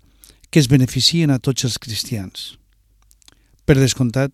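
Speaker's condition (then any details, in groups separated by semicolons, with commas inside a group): No condition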